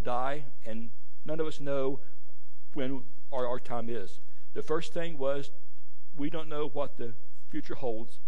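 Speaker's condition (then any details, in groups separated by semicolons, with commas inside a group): Stuttering; once felt speech made preaching impossible; preaching a sermon, prays for clarity of speech; jokes listeners probably haven't noticed; prolonged sounds, blocks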